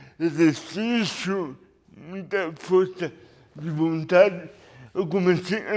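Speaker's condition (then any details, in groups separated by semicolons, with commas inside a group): Cerebral palsy; lack of oxygen at birth, premature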